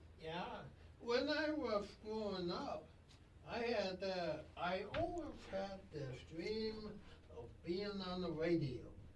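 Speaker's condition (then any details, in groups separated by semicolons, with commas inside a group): Cerebral palsy; tongue tie, tongue cannot touch roof of mouth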